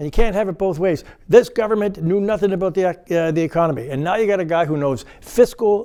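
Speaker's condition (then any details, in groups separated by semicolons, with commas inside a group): No condition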